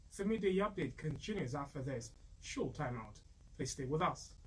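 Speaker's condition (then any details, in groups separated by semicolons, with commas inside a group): No condition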